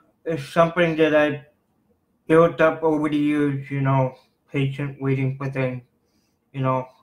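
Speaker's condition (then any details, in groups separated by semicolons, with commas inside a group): Cerebral palsy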